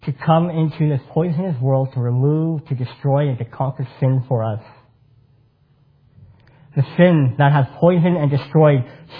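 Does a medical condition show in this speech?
Yes: cleft palate; congenital cleft palate.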